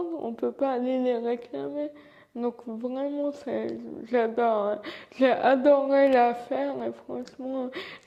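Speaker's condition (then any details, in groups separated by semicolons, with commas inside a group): Cerebral palsy; from birth, uses wheelchair; age 25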